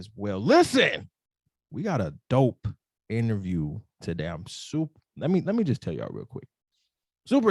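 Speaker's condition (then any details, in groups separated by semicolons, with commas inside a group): No condition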